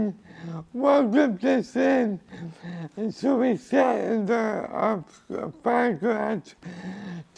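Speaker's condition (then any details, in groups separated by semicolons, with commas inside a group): Cerebral palsy; from birth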